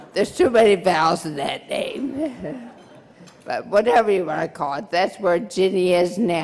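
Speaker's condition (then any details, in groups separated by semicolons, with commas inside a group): Brain injury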